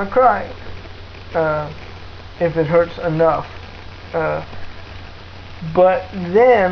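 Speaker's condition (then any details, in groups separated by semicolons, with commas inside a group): Cerebral palsy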